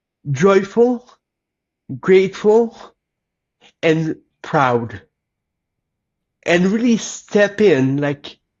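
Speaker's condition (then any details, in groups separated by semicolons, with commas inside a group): Cerebral palsy; lifelong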